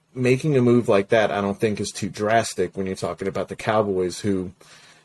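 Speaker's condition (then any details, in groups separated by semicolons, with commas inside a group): No condition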